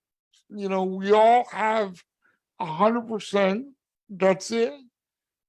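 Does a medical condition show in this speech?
Yes: cerebral palsy.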